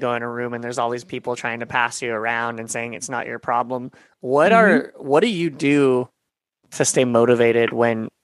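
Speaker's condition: Cleft palate and lip; congenital cleft lip and palate, seven surgeries before age 7, hip bone grafted into mouth

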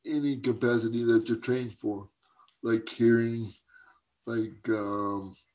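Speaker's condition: Cerebral palsy; uses wheelchair for mobility

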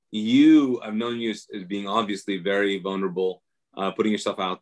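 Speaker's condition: No condition

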